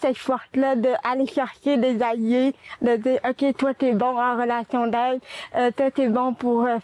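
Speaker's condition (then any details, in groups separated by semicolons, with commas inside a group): Cerebral palsy; four limbs affected, no manual dexterity, hearing problem, hearing aids both ears since age six months; needs help with daily tasks, needs accompaniment at work; speech and language disorder caused by cerebral palsy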